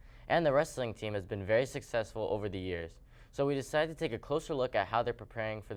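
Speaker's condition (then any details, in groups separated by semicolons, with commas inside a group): No condition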